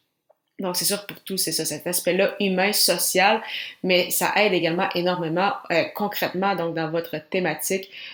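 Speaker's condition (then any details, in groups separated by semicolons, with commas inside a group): No condition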